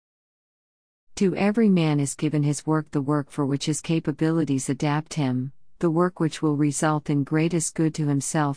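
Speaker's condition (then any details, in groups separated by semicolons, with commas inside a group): No condition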